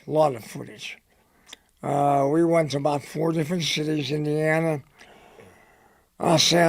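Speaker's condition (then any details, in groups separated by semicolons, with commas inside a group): Head and neck cancer; dry throat, dry mouth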